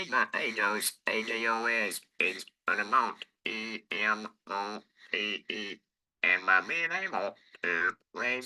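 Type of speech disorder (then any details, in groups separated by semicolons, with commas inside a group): Electrolarynx speech; laryngectomy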